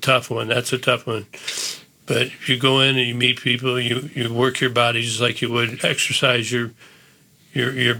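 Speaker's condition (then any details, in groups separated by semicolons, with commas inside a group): Parkinson's disease; once unable to speak on live TV, leading to diagnosis two days later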